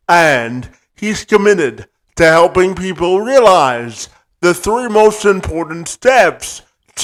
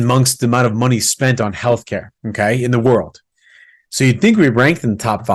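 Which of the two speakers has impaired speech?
The first: cerebral palsy; present from birth, severe, walks only with assistance.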